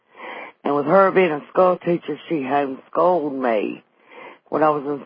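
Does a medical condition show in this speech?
Yes: vocal cord paralysis after stroke, unilateral vocal fold paralysis; can no longer sing since vocal cord paralysis.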